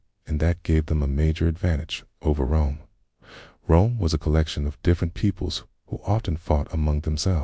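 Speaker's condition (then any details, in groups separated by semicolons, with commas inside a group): No condition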